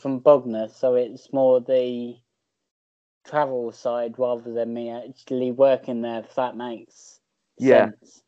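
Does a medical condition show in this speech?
Yes: cerebral palsy; physiotherapy in hospital as young child.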